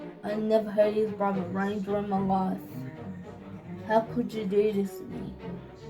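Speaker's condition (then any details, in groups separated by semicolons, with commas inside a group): Cerebral palsy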